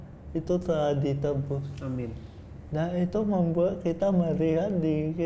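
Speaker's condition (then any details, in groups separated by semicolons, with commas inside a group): Cerebral palsy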